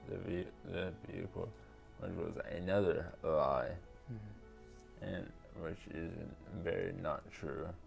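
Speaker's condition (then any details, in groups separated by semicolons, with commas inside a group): Traumatic brain injury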